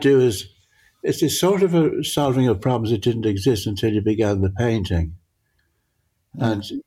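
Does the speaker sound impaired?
Yes: Parkinson's; difficulty judging near and far.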